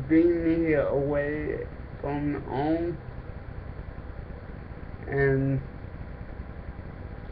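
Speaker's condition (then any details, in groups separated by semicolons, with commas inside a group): Cerebral palsy; affects speech, talks differently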